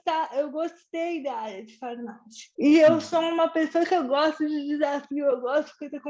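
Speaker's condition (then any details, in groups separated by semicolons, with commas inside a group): Cerebral palsy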